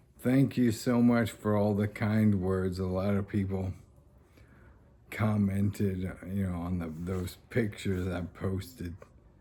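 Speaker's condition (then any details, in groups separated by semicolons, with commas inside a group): ALS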